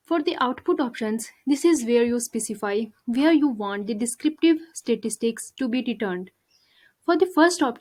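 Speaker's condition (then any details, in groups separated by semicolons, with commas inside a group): No condition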